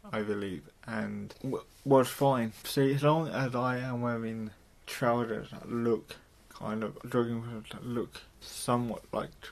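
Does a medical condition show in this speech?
Yes: cerebral palsy, mild.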